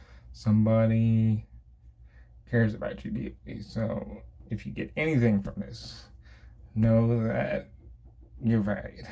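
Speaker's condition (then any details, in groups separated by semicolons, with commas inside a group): Cerebral palsy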